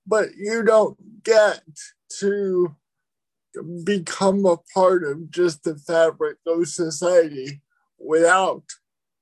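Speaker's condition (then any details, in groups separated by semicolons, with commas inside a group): Cerebral palsy; limbs sometimes move in unintended directions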